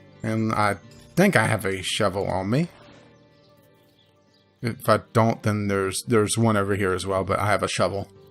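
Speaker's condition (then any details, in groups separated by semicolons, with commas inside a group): No condition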